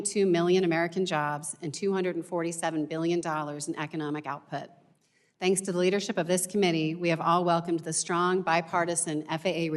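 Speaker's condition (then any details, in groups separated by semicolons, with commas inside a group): No condition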